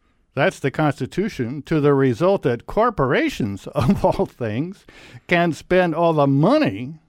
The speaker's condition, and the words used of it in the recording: None; typical speech.